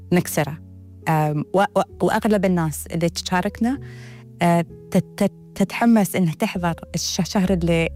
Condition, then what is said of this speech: Stuttering. نفس ما قلت لك، ما كنت أتخيل أني أني أني أني أكون أم.